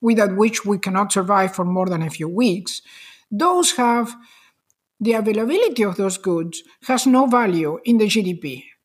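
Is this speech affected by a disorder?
No.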